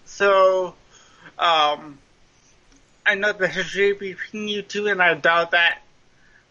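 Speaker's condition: Cerebral palsy, mild; lifelong since childhood

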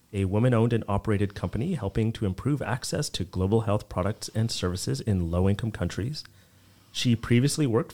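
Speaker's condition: No condition

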